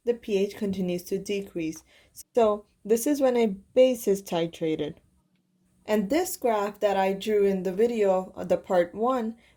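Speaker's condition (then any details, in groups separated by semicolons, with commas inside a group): No condition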